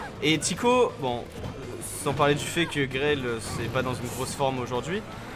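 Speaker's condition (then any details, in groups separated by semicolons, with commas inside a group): No condition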